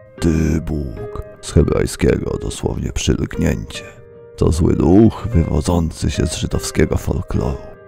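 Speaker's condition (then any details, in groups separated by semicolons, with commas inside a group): No condition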